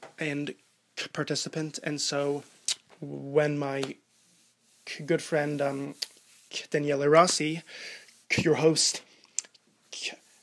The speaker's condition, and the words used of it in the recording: Stuttering. You may have noticed that one of my more obvious secondaries is that I tend to give a K sound whenever I stutter, even when what I'm saying doesn't start with a K.